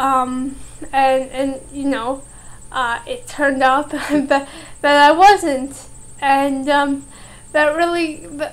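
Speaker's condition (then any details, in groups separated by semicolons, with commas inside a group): Cerebral palsy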